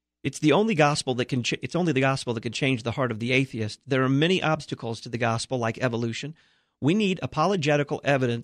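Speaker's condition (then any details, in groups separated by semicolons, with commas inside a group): No condition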